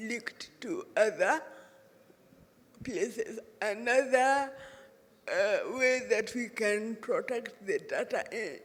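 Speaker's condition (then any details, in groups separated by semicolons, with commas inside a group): Cerebral palsy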